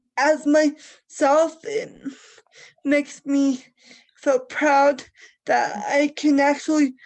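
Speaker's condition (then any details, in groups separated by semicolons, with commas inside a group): Cerebral palsy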